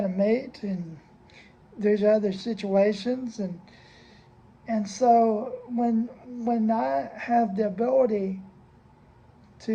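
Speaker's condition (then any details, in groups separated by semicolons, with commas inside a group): Cerebral palsy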